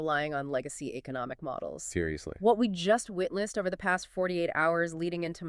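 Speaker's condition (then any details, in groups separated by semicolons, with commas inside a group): No condition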